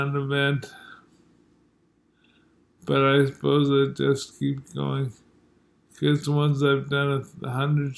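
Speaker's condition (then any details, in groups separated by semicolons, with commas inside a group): Multiple sclerosis; 17 years since onset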